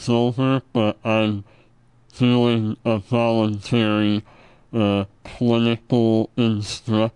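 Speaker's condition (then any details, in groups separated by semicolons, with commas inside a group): Treacher Collins syndrome; congenital genetic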